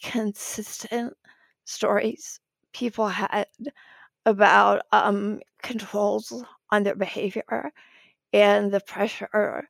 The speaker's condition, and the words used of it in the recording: Spasmodic dysphonia. And just from the beginning, I think it's good to tell people I have something called spasmodic dysphonia.